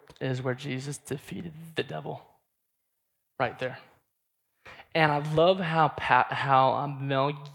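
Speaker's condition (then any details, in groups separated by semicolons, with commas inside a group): Stutter; repeated words, prolonged sounds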